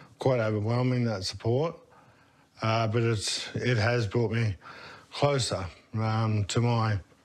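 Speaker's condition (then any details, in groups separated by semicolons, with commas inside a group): Motor neurone disease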